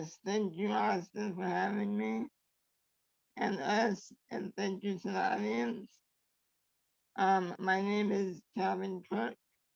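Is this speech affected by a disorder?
Yes: traumatic brain injury.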